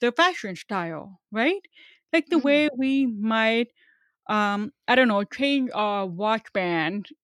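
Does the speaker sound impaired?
Yes: hearing loss; hearing aid user, same audiologist firm for 25 years; newer hearing aid not self-adjustable, limited digital hearing aid options, audiologist suggested cochlear implant.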